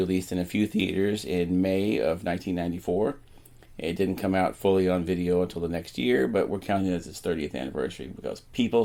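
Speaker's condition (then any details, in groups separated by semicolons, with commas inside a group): No condition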